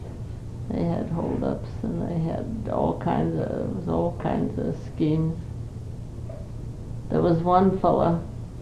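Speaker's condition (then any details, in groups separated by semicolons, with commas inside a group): Parkinson's disease; 5 years since onset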